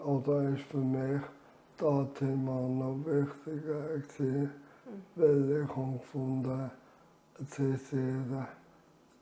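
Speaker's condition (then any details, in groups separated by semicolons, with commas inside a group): ALS; reduced air makes talking effortful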